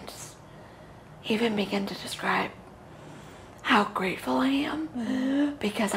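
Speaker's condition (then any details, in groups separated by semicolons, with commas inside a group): Cerebral palsy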